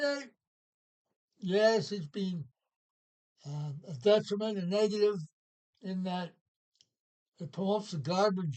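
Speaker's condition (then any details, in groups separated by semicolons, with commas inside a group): Parkinson's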